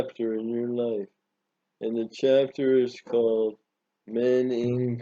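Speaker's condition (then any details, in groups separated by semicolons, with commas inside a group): Parkinson's disease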